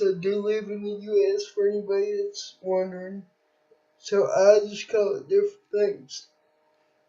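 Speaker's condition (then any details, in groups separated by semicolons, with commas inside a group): Cerebral palsy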